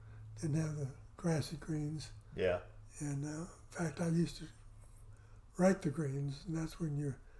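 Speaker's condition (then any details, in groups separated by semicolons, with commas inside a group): Parkinson's; affects voice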